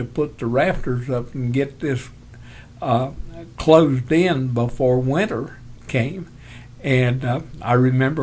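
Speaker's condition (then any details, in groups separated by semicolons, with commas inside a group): Parkinson's; tremors as early symptom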